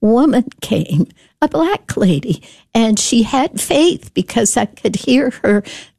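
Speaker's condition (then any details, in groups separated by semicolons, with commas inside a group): Spasmodic dysphonia; speech therapists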